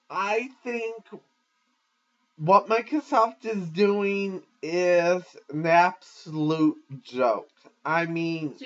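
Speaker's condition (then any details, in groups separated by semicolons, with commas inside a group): Cerebral palsy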